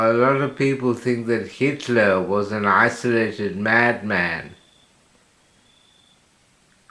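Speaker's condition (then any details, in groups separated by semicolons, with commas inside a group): Slurred speech from poisoning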